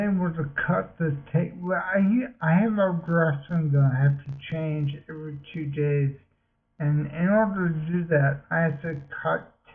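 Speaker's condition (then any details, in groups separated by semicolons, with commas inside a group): Multiple sclerosis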